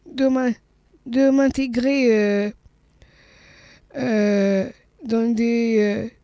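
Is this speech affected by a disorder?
Yes: Down syndrome; congenital, heart malformation, heart surgery at age one after staphylococcus aureus, later reoperated; aged 39; swallowing problems, slowness, childhood speech therapy to tone tongue.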